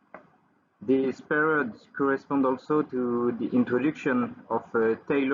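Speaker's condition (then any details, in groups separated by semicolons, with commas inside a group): No condition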